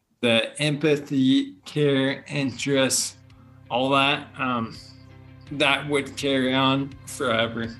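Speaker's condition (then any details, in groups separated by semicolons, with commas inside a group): Bulbar onset ALS; speech problems first, first diagnosed as tick-bite Lyme disease and infections, treated, then neurologist; diagnosed a few months ago, over a year after first symptoms, no cure or effective treatment; at first only after alcohol, later in everyday life, disease taking speaking away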